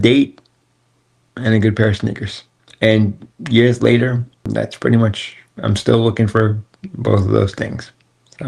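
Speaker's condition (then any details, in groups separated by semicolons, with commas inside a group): Cerebral palsy; wheelchair user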